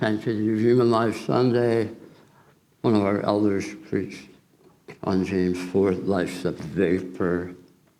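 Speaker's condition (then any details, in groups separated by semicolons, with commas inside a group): Tongue cancer surgery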